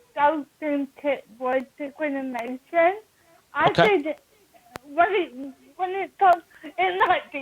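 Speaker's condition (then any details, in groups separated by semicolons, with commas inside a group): Cerebral palsy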